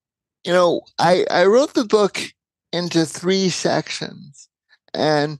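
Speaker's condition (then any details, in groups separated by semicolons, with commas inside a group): Cerebral palsy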